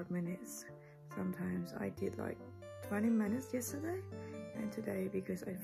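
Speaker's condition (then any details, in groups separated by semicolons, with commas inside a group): No condition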